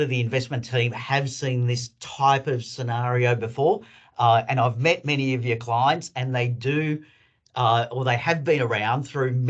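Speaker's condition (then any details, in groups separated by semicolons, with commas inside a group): No condition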